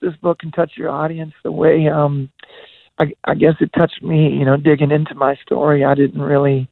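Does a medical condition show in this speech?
Yes: voice disorder; progressive voice disorder, debilitating disease diagnosed, first voice loss 1995 at youth pastors conference, worsened from 2002; 1995 voice dropped out, couldn't sing or talk, later lost range, control and power, raspy, broken.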